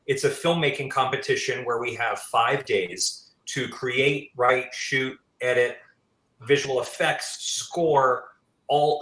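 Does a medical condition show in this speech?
No.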